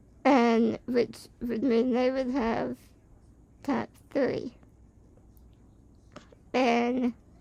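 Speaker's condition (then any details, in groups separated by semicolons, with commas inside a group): Spinal muscular atrophy type 2; diagnosed at 13 months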